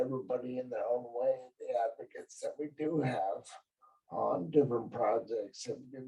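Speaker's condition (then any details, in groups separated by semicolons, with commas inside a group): Cerebral palsy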